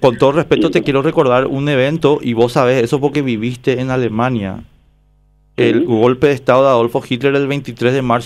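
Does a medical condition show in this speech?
No.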